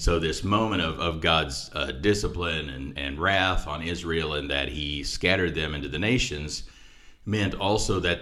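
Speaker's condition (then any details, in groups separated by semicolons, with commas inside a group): No condition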